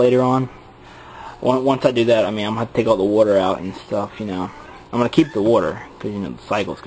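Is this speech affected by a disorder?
No.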